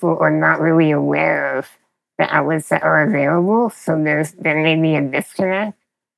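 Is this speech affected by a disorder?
Yes: spinal muscular atrophy; progressive, frequent childhood illness turning into pneumonia, over 100 hospital days in one year.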